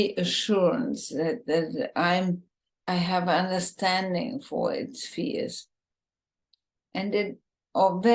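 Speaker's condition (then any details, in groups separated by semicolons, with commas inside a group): ALS, bulbar form, bulbar onset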